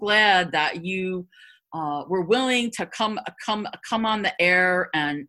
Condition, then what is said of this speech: Stuttering. When I'm at an NSA conference and there are a lot of people stuttering, I tend to stutter more and sometimes pick up somebody else's